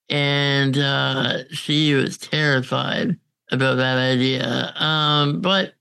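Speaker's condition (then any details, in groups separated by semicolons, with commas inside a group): Congenital muscular dystrophy; goes downtown on own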